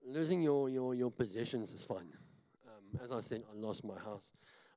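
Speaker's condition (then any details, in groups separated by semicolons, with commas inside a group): Cleft palate; congenital, numerous operations, upper jaw broken and pulled apart, tongue grown into palate, 1990s; talks funny, self-described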